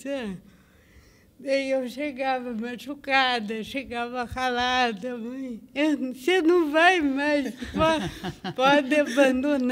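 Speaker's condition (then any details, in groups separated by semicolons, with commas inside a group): Cerebral palsy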